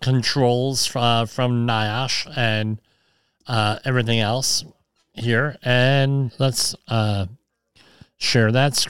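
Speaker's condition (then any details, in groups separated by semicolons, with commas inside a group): Cleft lip and palate; present since childhood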